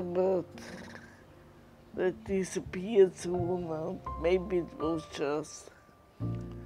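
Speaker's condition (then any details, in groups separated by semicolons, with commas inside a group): Multiple sclerosis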